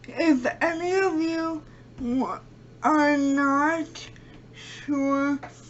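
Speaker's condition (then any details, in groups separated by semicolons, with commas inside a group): Cerebral palsy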